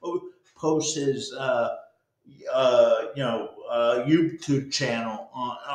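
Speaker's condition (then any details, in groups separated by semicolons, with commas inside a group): Cerebral palsy; speech may sound drunk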